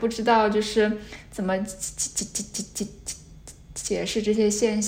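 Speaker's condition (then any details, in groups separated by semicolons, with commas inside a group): Stuttering; noticed in high school English class on br- of British, possible unnoticed childhood stutter, then more words; frequent repetitions of initial syllables and sounds, fillers; repeated sounds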